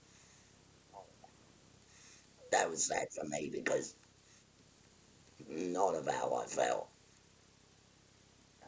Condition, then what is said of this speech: Laryngectomy. So sometimes when I can't talk, I'll use an electrolarynx that some people use.